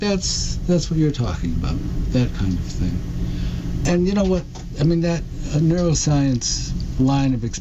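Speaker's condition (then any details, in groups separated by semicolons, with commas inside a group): Parkinson's disease; diagnosed almost 4 years ago; walking no longer automatic, guides steps very consciously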